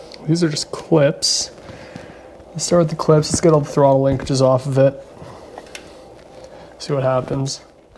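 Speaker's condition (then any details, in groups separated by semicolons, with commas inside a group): No condition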